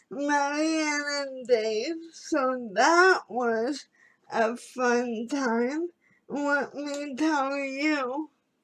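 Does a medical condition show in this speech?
Yes: cerebral palsy.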